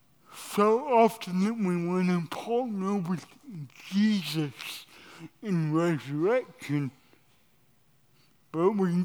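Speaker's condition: Cerebral palsy

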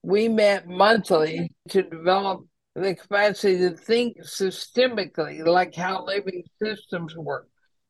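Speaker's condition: ALS; still understood by listeners

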